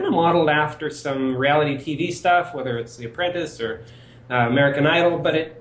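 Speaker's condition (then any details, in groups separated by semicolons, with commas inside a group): No condition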